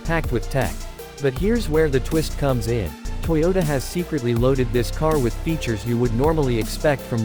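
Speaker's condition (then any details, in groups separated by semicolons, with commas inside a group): No condition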